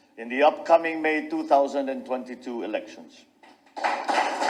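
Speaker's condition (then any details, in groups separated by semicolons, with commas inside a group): No condition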